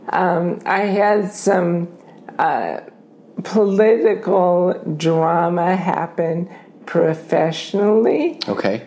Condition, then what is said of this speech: ALS (motor neuron disease). So talking with half your tongue behind your back.